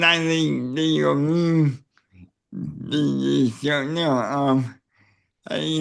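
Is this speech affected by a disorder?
Yes: cerebral palsy; neck surgery went badly.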